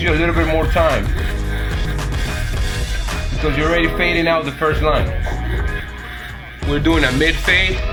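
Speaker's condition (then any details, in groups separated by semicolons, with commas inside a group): No condition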